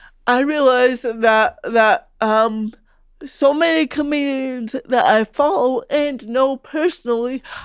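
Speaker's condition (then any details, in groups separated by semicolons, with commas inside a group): Cerebral palsy; speech sounds unusual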